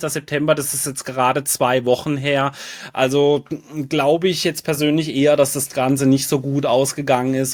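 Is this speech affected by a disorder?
No.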